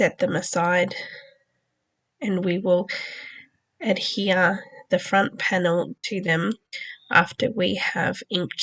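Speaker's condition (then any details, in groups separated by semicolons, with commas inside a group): No condition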